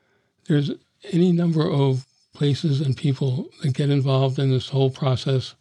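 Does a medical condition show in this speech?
Yes: Parkinson's disease; Parkinson's disease diagnosed at age 62; Parkinson's progressing rapidly, fatal a few months after recording.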